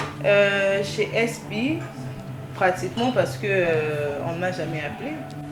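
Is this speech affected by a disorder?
No.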